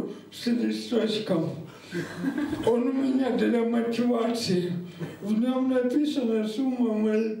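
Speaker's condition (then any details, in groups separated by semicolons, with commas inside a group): Cerebral palsy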